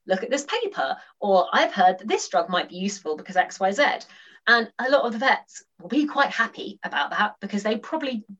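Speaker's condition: No condition

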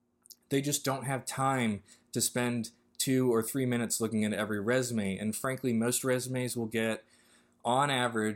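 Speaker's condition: No condition

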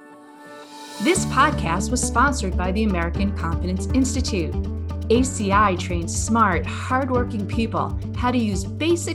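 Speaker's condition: No condition

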